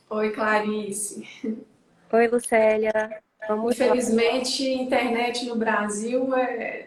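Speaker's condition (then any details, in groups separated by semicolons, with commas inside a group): No condition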